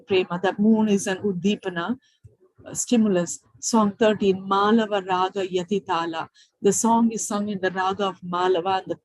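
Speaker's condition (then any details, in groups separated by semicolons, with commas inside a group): No condition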